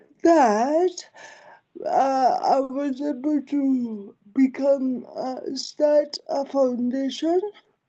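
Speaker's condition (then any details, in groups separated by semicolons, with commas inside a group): Cerebral palsy; from birth, early therapy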